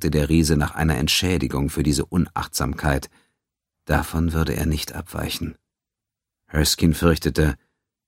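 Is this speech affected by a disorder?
No.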